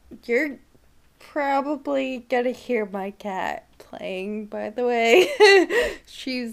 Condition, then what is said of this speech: Ataxia. It makes me spit when I talk or laugh.